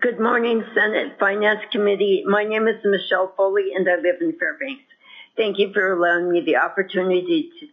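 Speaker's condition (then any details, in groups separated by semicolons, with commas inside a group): ALS; diagnosed at University of Washington ALS Center of Excellence, Seattle, out-of-state clinic every 3 months; about ten months since diagnosis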